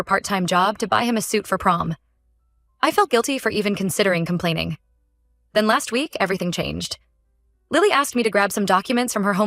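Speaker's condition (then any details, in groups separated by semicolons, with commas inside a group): No condition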